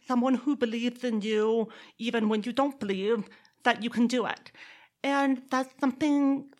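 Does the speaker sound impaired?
Yes: deafness; reads lips, sat by bass drum in school band to feel beat; interview questions read to her in person; deaf accent combined with Texas accent.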